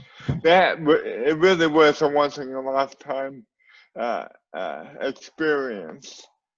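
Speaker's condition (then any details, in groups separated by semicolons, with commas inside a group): Cerebral palsy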